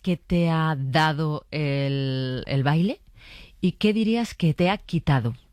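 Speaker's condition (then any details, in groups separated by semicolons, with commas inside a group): No condition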